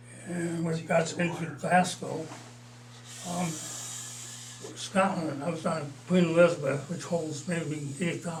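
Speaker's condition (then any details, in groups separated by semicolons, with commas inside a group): Parkinson's disease; mild, about four years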